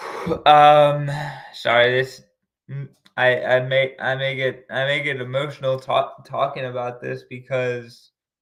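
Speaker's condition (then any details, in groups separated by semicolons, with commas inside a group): Cerebral palsy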